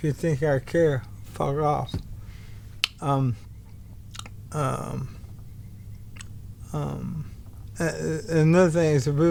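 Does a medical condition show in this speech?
Yes: ALS; speech degraded, barely able to talk, half-breath capacity.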